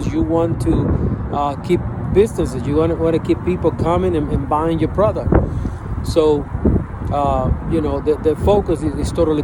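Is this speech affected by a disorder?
No.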